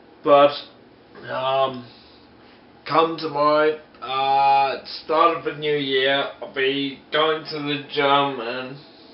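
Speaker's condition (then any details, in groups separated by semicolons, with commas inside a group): Multiple sclerosis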